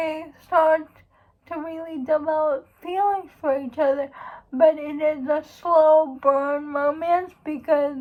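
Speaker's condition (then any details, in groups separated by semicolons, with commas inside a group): Cerebral palsy; uses wheelchair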